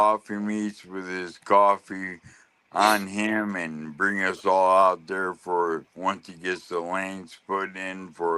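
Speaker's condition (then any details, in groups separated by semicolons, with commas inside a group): Lou Gehrig's disease (ALS)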